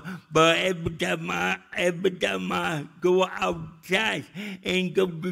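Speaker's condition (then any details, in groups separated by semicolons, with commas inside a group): Cerebral palsy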